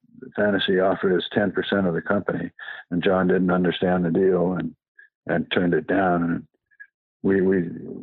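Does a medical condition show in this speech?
Yes: Parkinson's disease.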